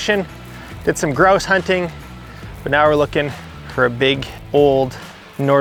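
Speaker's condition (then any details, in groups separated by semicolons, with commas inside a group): No condition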